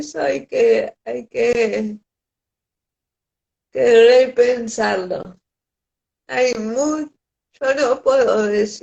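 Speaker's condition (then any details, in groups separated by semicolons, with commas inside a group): Cerebral palsy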